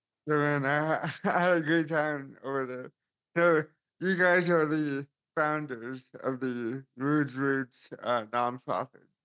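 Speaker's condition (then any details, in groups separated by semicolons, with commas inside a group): Cerebral palsy; since birth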